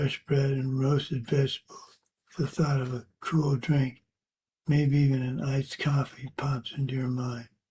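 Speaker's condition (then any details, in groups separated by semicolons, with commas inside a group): Parkinson's; age 73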